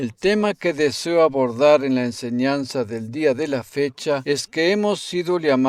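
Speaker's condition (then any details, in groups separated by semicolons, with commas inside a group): No condition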